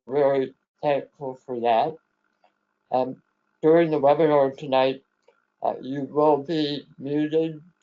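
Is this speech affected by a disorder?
Yes: head and neck cancer; survivor.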